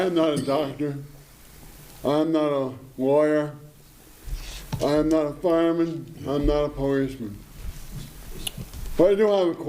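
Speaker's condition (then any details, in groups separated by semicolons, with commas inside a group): Parkinson's disease; attributed to Agent Orange exposure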